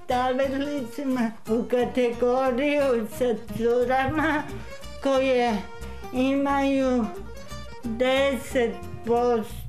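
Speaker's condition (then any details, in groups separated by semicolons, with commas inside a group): Cerebral palsy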